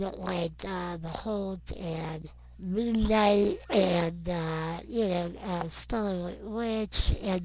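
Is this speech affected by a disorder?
Yes: non-progressive muscular dystrophy.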